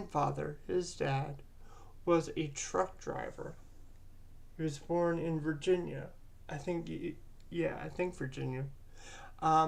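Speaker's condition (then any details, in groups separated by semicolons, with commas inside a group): Cerebral palsy; present from birth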